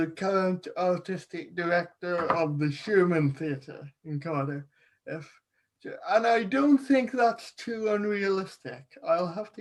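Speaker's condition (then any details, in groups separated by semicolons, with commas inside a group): Cerebral palsy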